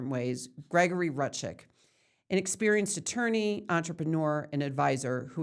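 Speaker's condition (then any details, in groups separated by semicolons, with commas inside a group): No condition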